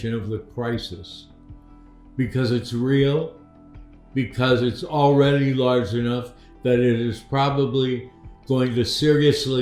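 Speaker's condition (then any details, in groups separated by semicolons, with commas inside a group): Parkinson's disease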